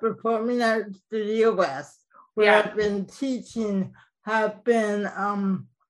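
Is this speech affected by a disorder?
Yes: cerebral palsy, mild; speech mildly affected.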